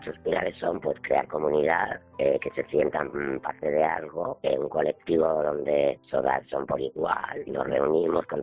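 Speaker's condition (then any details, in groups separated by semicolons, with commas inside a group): Laryngectomy; laryngectomy after head and neck cancer, vocal cords removed, voice lost immediately after surgery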